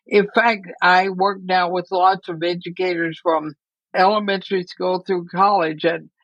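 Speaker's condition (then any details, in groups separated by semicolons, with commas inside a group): ALS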